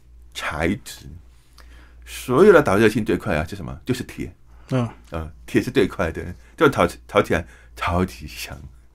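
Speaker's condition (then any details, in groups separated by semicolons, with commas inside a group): Hearing impairment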